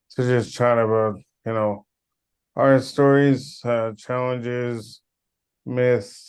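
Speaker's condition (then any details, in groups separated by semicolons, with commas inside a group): Cerebral palsy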